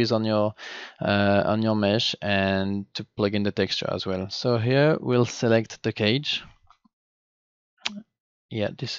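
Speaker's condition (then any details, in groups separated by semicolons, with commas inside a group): No condition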